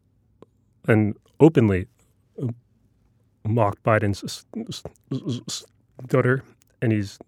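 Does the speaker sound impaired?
Yes: stutter; described as neurological, ongoing into adulthood; still stutters; here repeated sounds, blocks.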